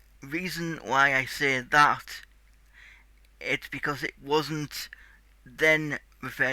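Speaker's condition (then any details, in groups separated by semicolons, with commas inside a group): Cerebral palsy; tight muscles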